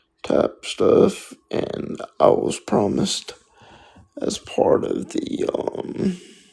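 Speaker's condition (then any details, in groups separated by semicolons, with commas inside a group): Spastic quadriplegic cerebral palsy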